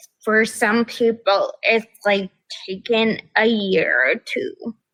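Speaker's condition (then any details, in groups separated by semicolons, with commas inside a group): Progressive ataxia; affects speech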